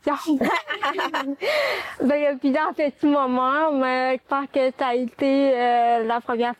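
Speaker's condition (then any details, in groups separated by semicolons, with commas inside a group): Cerebral palsy; needs help with daily tasks, needs accompaniment at work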